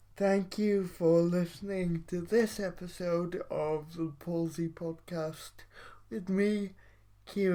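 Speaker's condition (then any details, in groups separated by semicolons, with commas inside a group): Cerebral palsy; childhood surgery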